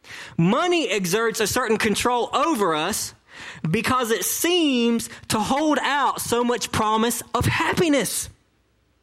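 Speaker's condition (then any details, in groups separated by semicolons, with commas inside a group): No condition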